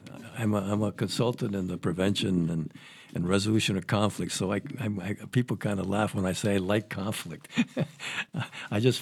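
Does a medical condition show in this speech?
No.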